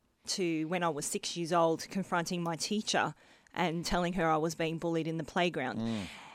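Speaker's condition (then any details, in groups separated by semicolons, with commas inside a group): Bilateral cleft lip and palate; adult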